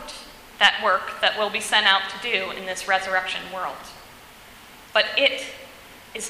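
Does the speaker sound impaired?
No.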